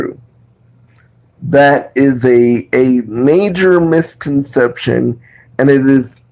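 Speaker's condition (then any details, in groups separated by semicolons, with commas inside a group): Cerebral palsy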